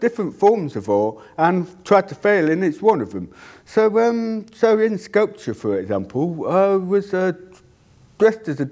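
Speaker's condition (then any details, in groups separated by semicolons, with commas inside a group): Deafness; cannot hear own voice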